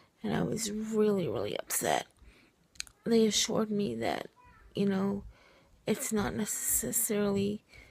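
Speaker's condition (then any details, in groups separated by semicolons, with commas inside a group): Cerebral palsy, triplegia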